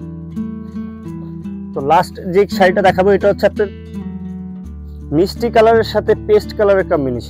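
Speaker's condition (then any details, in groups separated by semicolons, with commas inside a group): No condition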